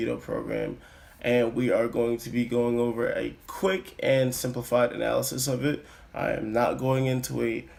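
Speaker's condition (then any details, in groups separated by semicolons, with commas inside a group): No condition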